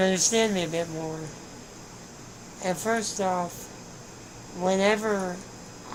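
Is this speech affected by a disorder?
Yes: spinal muscular atrophy.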